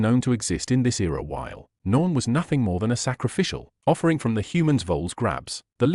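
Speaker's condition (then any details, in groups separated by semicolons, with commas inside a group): No condition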